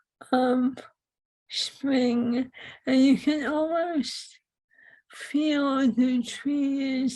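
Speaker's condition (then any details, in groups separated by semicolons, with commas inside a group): ALS; swallowing lost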